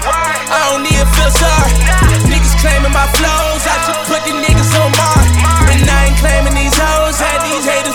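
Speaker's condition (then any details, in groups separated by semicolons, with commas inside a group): No condition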